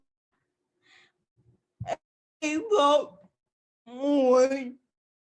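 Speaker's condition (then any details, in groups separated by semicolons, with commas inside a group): Cerebral palsy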